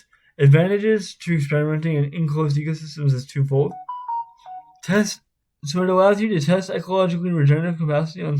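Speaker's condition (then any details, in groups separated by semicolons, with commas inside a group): Spastic cerebral palsy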